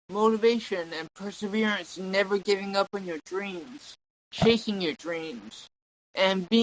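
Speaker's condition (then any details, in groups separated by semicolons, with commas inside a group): Cerebral palsy; tongue and legs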